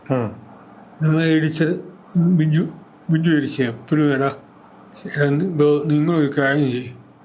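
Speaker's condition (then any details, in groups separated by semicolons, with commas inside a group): Cerebral palsy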